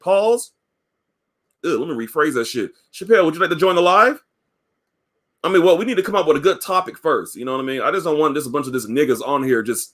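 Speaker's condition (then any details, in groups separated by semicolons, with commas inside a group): No condition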